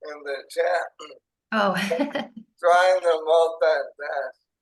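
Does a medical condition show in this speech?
Yes: ALS; onset in hands and arms, tracheostomy.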